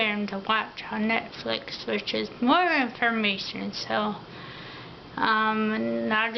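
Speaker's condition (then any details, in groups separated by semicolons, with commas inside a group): Ataxia; affects mouth and tongue coordination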